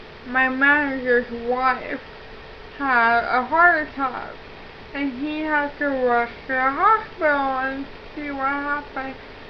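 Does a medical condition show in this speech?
Yes: cerebral palsy.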